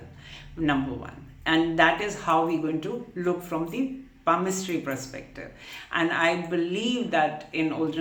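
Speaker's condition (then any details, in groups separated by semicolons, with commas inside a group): No condition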